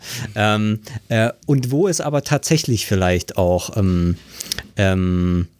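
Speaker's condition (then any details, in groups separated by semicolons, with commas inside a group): No condition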